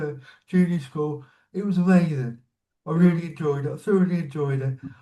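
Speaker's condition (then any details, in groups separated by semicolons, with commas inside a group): Cerebral palsy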